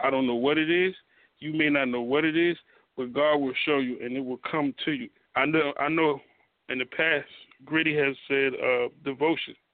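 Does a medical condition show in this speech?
No.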